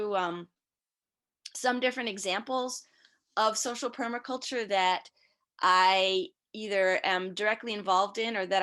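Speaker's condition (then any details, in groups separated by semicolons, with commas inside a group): No condition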